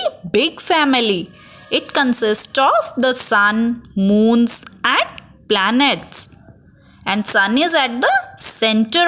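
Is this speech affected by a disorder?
No.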